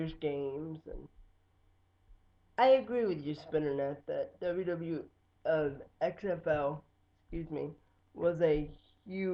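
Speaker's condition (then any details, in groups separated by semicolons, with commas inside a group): Cerebral palsy; wheelchair bound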